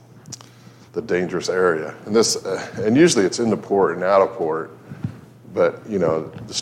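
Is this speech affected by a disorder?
No.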